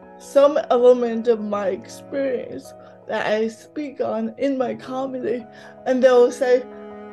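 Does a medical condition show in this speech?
Yes: cerebral palsy, mild; mouth affected.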